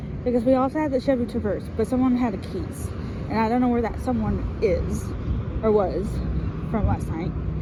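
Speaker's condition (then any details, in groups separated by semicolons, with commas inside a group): No condition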